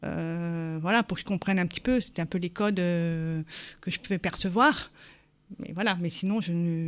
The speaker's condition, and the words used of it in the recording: Deafness. Voilà, et en même temps c'est trompeur parce que le fait que je parle bien, souvent les personnes croient que je suis entendante.